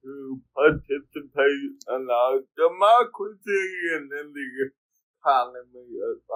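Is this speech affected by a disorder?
Yes: cerebral palsy; speech therapy in childhood.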